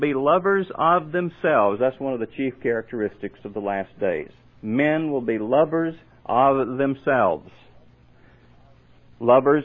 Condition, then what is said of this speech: No condition.